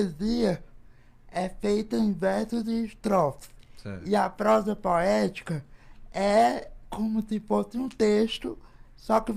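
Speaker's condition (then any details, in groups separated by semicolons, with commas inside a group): Cerebral palsy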